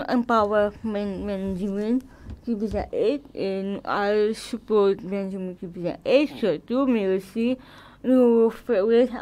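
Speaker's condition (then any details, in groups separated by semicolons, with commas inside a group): Cerebral palsy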